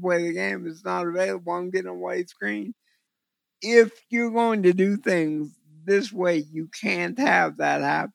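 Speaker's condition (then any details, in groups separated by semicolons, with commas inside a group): Cerebral palsy; visual focusing difficulty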